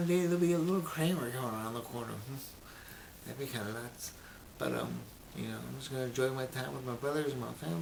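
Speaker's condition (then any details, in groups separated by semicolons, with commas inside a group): Brain injury; memory greatly affected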